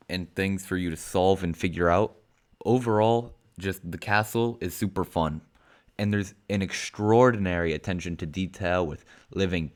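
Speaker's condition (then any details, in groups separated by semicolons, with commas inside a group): No condition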